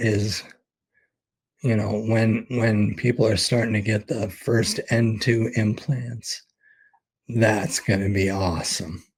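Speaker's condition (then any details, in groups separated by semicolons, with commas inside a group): ALS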